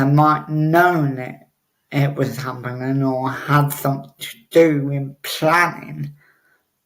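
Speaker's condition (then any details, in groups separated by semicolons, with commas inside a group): Cerebral palsy; obvious speech impediment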